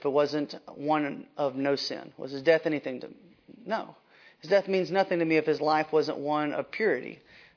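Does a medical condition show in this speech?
No.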